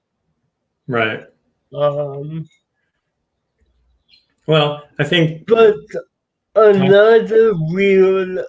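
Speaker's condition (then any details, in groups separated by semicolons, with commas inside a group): Cerebral palsy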